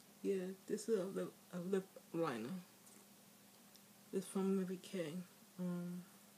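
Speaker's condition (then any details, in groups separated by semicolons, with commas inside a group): Speech impairment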